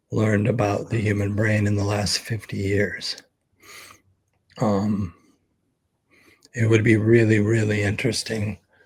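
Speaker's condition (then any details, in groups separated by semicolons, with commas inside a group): ALS; expects to lose voice very soon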